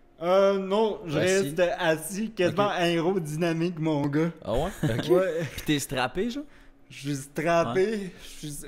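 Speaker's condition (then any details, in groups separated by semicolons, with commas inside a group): Cerebral palsy; wheelchair use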